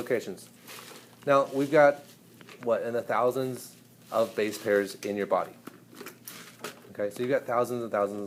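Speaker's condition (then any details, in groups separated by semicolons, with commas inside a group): No condition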